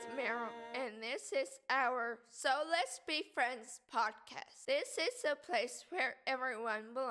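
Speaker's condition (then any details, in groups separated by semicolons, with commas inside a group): Cerebral palsy; affects muscles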